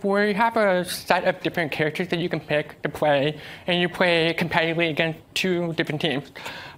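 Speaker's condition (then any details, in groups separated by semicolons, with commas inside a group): Deafness; uses American Sign Language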